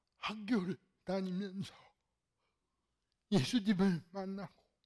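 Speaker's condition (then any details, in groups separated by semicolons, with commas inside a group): Cerebral palsy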